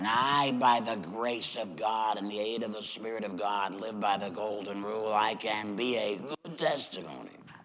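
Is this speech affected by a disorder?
Yes: laryngectomy; says used to serve God with voice.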